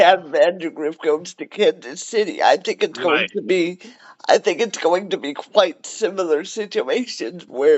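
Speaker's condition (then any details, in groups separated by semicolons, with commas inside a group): Cerebral palsy; cerebral palsy, wheelchair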